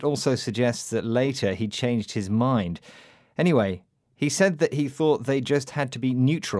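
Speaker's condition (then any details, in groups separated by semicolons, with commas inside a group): No condition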